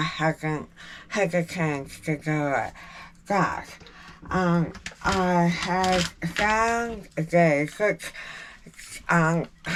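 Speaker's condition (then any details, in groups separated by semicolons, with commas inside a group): Jaw cancer surgery; no speech with tracheostomy, speaks since removal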